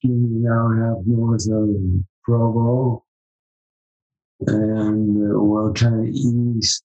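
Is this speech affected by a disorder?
Yes: ALS; cramping, spasticity, fasciculations from about 5 years ago, onset age 53, throat worst, legs minimally affected; slurred speech, lost deep resonating radio voice, throat badly affected.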